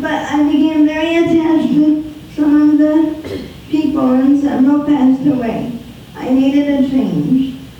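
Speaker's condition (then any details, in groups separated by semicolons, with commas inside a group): Spastic quadriplegic cerebral palsy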